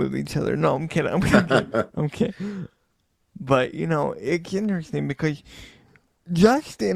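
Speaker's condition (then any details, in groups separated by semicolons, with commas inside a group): Cerebral palsy; physical disability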